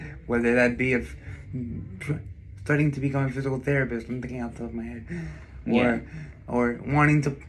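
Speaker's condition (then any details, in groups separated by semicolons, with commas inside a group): Cerebral palsy; left hand weaker, affects coordination, balance, gross motor movement; ongoing physical and occupational therapy, gait training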